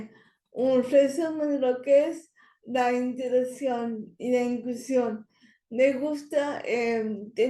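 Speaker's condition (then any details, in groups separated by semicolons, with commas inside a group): Cerebral palsy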